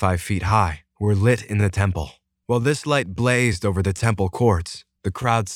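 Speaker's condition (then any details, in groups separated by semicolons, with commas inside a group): No condition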